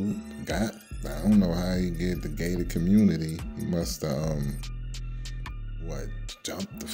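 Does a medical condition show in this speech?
No.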